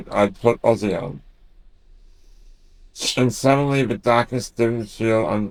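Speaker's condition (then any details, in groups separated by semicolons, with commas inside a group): Duchenne muscular dystrophy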